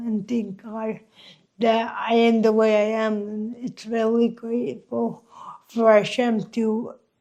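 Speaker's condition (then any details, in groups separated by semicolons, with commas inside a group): Cerebral palsy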